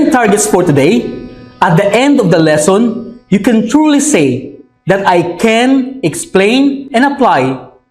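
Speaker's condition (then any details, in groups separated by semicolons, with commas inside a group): No condition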